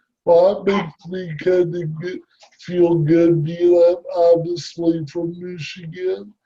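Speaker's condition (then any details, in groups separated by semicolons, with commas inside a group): Cerebral palsy; speech impairment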